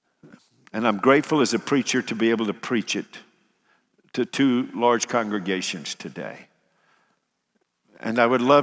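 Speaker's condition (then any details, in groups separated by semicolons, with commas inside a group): No condition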